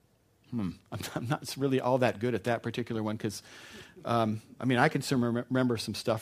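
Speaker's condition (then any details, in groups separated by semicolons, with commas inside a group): No condition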